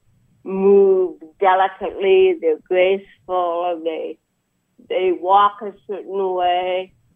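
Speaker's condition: Cerebral palsy; about 63 years old

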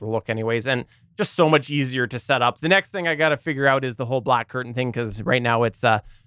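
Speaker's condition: No condition

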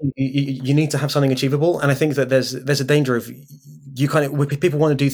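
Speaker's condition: Stutter; speech impediment; disfluent moment noted during this recording; makes recording podcasts difficult, still runs own podcast; repeated sounds, prolonged sounds

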